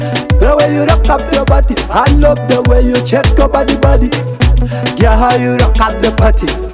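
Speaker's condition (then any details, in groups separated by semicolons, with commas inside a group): No condition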